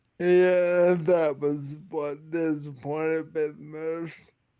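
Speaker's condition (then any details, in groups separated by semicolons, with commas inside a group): Friedreich's ataxia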